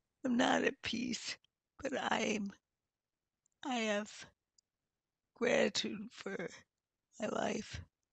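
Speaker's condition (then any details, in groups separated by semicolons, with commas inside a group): Multiple sclerosis; losing her voice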